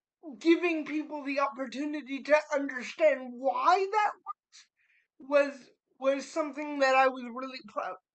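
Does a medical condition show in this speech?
Yes: cerebral palsy; spastic.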